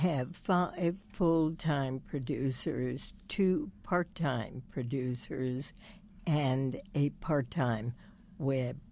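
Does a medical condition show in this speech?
Yes: spasmodic dysphonia; diagnosed Johns Hopkins after six years, basal ganglia, cords clamp uncontrollably, botulinum toxin cord injection; still able to talk on air, voice breaks persist, speaks slowly; speaks very slowly, one injection took voice completely two weeks, only whisper.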